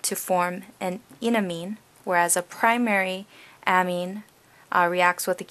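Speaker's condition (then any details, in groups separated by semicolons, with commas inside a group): No condition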